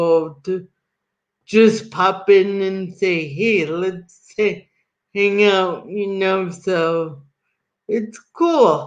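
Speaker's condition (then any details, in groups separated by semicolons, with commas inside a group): Cerebral palsy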